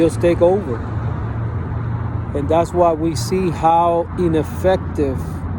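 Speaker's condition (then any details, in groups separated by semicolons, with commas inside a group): No condition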